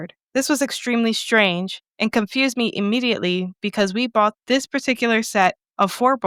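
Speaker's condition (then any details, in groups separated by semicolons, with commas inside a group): No condition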